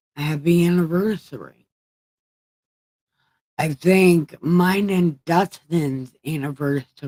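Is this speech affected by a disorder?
Yes: brain injury.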